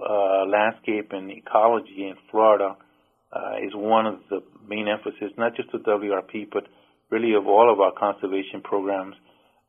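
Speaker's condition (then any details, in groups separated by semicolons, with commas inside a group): No condition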